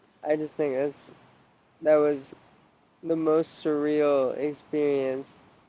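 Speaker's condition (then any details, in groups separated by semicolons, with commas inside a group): Traumatic brain injury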